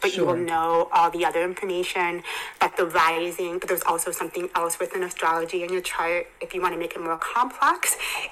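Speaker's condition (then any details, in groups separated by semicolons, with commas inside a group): Hearing impairment; bilateral cochlear implants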